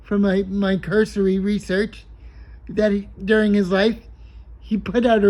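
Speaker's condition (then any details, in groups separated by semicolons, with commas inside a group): Cerebral palsy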